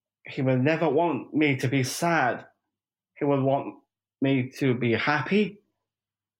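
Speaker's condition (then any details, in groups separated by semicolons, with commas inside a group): Down syndrome; 45 years old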